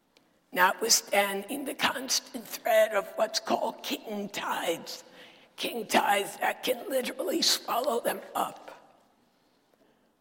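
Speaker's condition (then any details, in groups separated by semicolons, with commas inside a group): Dysphonia; lost ability to sing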